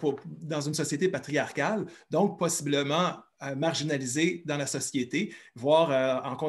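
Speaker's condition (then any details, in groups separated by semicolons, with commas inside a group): No condition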